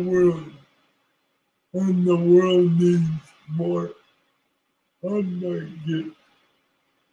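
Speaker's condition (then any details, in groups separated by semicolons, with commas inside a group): Cerebral palsy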